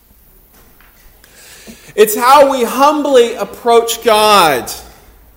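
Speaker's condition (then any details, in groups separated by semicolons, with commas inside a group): No condition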